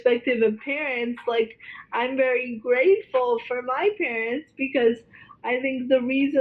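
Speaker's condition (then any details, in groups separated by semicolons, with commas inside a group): Cerebral palsy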